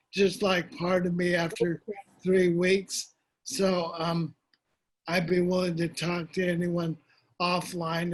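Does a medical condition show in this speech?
Yes: ALS; three weeks after a hospital procedure.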